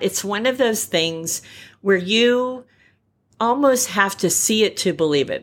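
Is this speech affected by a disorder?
Yes: repaired cleft palate, cleft palate without cleft lip; uses voice for radio hosting, singing and public speaking.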